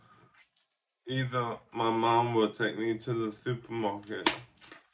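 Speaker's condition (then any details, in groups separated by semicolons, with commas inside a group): Ataxic cerebral palsy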